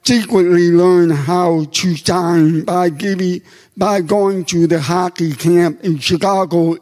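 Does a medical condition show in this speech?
Yes: deafness; deaf since childhood.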